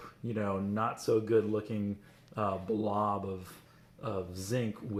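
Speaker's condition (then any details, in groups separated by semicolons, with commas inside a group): No condition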